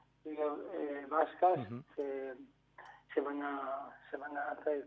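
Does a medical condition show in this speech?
Yes: amyotrophic lateral sclerosis; amyotrophic lateral sclerosis diagnosed about 2 years ago, progressive, neurodegenerative, no treatment, took part in trial.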